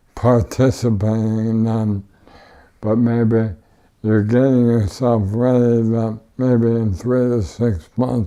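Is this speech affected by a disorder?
Yes: ALS; power wheelchair, no tracheostomy.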